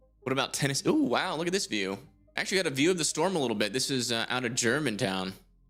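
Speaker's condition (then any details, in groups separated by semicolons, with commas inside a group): No condition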